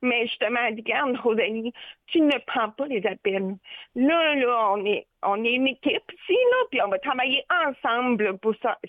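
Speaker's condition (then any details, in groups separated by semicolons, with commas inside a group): Deafness with cochlear implant; phone hard to understand, especially deep male voices, fast or quiet speakers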